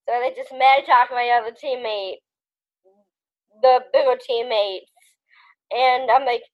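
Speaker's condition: Down syndrome

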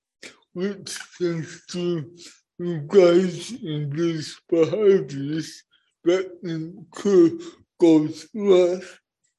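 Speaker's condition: Cerebral palsy; speech impediment, first 5 minutes hardest to follow, listeners get used to it, transcript provided

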